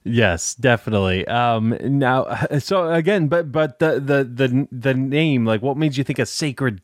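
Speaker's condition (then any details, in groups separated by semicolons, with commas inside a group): Stuttering; frequent stutter; stuttering edited out of main conversation, intro mess ups left unedited; stutters a lot, misplaces words, mind goes blank, many ums and uhs; repeated sounds, repeated words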